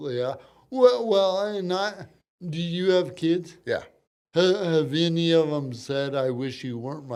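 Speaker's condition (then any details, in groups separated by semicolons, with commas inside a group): Cerebral palsy; from birth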